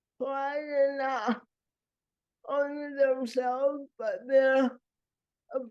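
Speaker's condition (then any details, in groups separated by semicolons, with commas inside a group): Cerebral palsy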